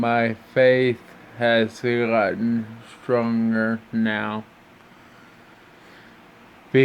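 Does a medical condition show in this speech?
Yes: brain injury (brain shearing); tracheostomy.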